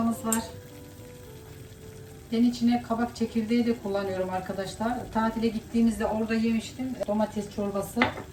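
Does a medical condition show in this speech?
No.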